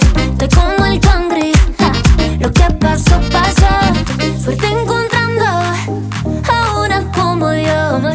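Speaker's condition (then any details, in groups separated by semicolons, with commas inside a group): No condition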